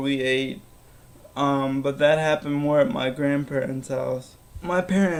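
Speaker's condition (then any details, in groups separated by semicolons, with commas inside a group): Cerebral palsy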